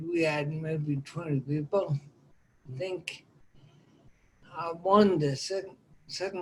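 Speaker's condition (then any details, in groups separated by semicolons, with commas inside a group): Ataxia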